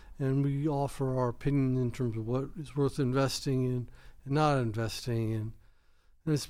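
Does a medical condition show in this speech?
Yes: young onset Parkinson's; diagnosed around age 38 or 39, deep brain surgery with brain electrodes, lost speech before surgery; walks most of the time, right leg shakes, voice softening over last couple of years; lost ability to talk before deep brain surgery, now talks mostly, words connect poorly.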